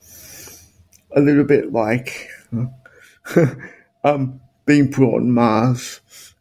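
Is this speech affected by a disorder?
Yes: spastic quadriplegic cerebral palsy; purely physical.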